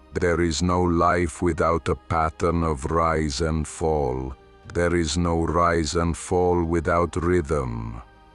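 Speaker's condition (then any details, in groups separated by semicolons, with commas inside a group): No condition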